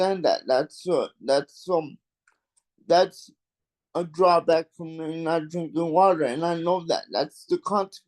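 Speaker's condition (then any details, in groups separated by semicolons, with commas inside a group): Cerebral palsy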